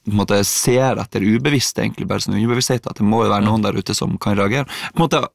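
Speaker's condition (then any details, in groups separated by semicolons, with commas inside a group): Tourette's; tics milder when starting cashier job at ICA, tics more violent now; tics during interview, fewer tics as interview goes on; vocal tics, sounds come out during speech, more tics when feeling insecure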